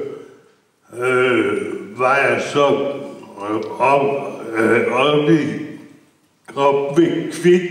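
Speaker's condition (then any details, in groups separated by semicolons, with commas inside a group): Brain injury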